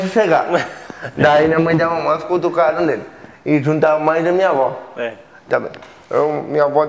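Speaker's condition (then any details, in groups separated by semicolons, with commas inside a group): Cerebral palsy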